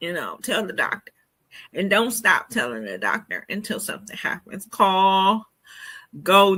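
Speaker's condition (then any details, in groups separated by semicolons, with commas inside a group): Cerebral palsy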